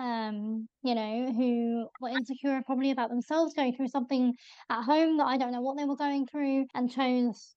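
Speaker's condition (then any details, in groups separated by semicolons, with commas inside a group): Bilateral cleft lip and palate; congenital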